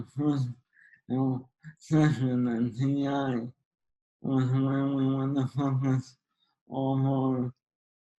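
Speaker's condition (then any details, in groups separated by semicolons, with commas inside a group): ALS; young onset, slow progressor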